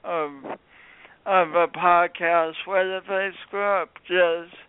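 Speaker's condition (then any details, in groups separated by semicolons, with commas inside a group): Speech impediment from birth injury; speech impediment present, comfortable with own voice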